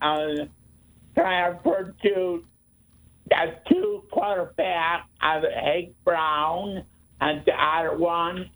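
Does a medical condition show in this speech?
Yes: speech impediment; wheelchair user; tries to talk really clearly.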